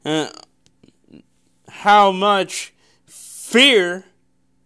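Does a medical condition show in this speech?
Yes: cerebral palsy; congenital cerebral palsy, born with condition, wears glasses.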